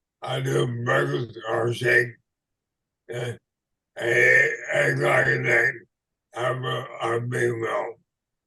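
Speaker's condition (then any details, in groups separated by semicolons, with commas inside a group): ALS/MND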